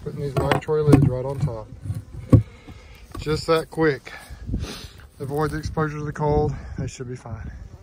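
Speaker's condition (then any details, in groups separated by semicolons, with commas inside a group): No condition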